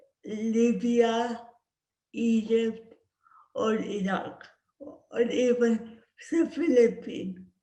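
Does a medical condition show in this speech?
Yes: cerebral palsy; speech impediment.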